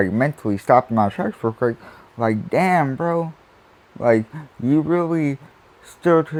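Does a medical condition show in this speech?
Yes: cerebral palsy; spastic quadriplegic.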